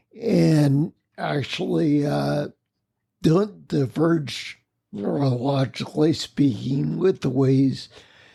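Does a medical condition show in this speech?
Yes: spinocerebellar ataxia.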